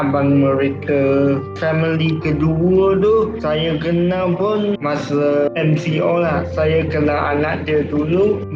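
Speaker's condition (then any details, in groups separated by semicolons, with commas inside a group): Cerebral palsy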